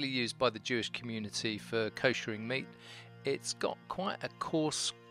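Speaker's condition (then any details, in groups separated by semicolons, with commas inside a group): No condition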